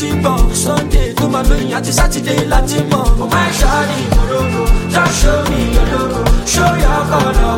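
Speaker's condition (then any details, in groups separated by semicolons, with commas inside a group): No condition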